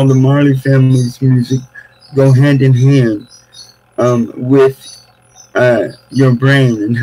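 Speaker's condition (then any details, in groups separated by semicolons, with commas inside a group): Cerebral palsy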